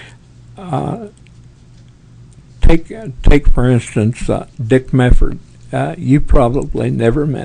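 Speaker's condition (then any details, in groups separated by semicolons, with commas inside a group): Parkinson's; tremors as early symptom; retired due to disease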